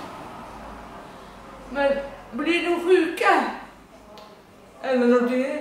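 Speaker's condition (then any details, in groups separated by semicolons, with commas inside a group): Dyskinetic cerebral palsy, severe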